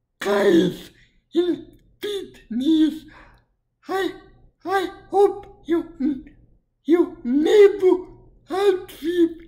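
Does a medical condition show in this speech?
Yes: cerebral palsy.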